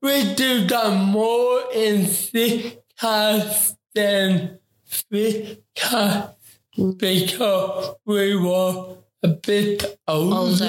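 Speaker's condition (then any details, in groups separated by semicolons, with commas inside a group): Ataxic cerebral palsy; posture and balance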